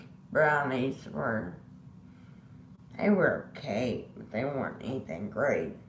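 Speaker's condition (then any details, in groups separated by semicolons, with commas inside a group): Disability causing slurred speech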